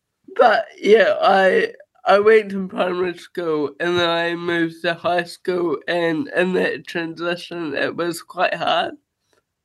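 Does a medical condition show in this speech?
Yes: cerebral palsy; rides trike since age 5 for mobility and independence.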